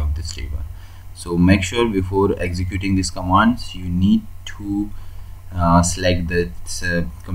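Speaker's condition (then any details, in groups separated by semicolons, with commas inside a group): No condition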